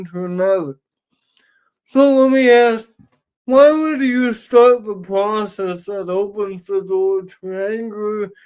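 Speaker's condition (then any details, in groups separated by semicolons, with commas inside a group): Cerebral palsy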